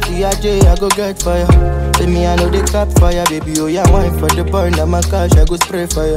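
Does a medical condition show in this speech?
No.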